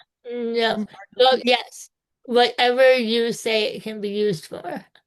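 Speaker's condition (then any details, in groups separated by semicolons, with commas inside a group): Spinal muscular atrophy type two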